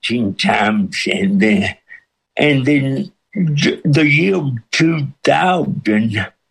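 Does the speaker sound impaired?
Yes: cerebral palsy with speech impediment; audience followed within minutes.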